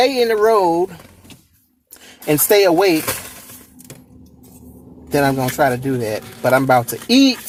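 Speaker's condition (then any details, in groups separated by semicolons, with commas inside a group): No condition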